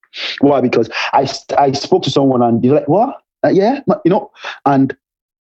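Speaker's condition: Stuttering; mild stutter; stutters a bit, worse under pressure, stuttered on role-play sales call, asked to speak louder; repeated sounds, prolonged sounds

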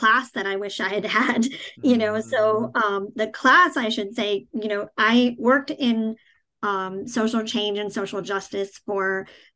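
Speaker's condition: Cleft palate, cleft palate without cleft lip

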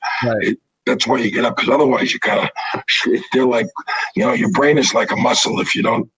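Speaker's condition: Throat cancer, vocal cords removed; throat cancer from 1996, 63 surgeries under general plus about 100 in office; cancer free 13 years, partial voice box created by Steve Zeitels in Boston; no voice for about five years after vocal cord removal, now partial voice

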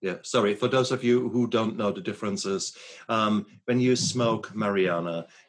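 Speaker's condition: No condition

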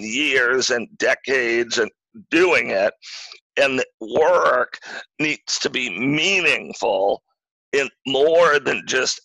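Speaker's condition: Spasmodic dysphonia; initially unable to use voice

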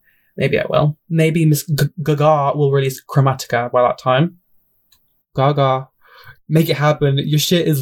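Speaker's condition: Stammer; stammer comes through during recording; stammer shows up while speaking; repeated sounds, blocks

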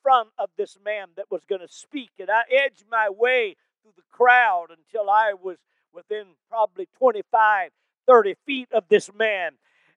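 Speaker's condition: No condition

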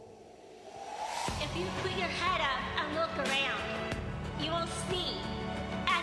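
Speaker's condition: Down syndrome; extra chromosome, present from birth

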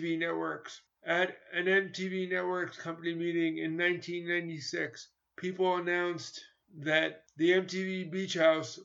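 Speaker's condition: Cerebral palsy; spastic type

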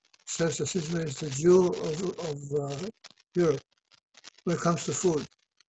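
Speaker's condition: Parkinson's disease; Parkinson's known 14 years, believed environmental, naturopath blood tests high in lead and pesticides

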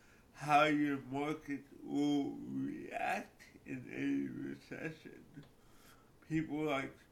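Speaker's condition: Cerebral palsy; cerebral palsy since childhood

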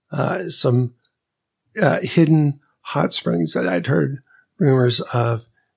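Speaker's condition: ALS; weakness and fasciculations at onset

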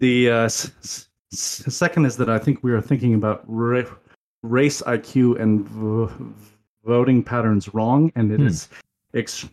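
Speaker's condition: Stuttering; formerly more severe, no longer trapped in it; not always fluent on calls, stutters mainly when inattentive, losing concentration, facing fierce debater or time pressure; repeated sounds, prolonged sounds

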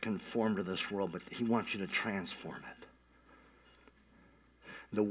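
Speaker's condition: Cleft palate; once stopped breathing

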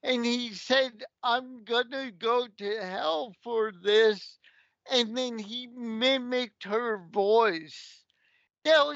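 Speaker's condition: Cerebral palsy; a little unique in delivery and style

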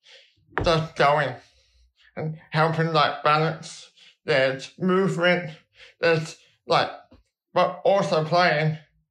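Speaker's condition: Cerebral palsy; balance and movement helped by football since age four, Cerebral Palsy Alliance until about seven

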